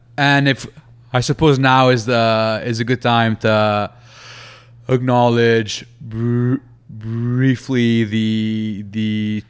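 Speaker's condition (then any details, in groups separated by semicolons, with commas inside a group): Stutter; lifelong debilitating stutter, avoided speaking and people almost entirely; breathing technique from UK speech therapy course at 17 or 18, major progress past 3 years; deep breath every few words, Darth Vader sound, gets stuck on words, equal stuttering across languages; repeated sounds, repeated words, blocks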